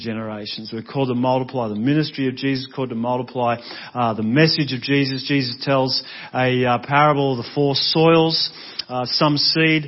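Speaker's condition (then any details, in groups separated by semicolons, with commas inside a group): No condition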